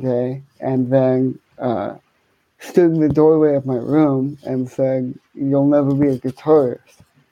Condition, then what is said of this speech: Cerebral palsy. They hear my speech impediment and automatically assume that mentally challenged or people that have cerebral palsy are mentally challenged.